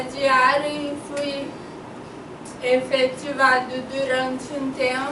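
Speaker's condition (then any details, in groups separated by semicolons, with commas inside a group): Cerebral palsy; birth oxygen deprivation, whole right side affected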